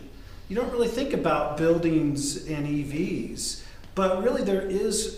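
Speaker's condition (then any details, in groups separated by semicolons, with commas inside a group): No condition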